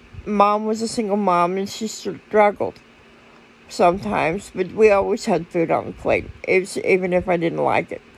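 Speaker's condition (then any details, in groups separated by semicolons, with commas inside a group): Cerebral palsy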